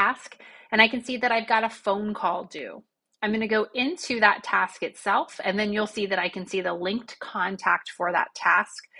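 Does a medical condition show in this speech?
No.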